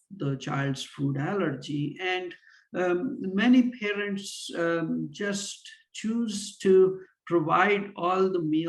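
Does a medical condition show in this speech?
No.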